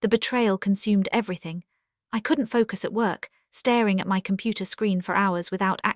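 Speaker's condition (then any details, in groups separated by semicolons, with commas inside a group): No condition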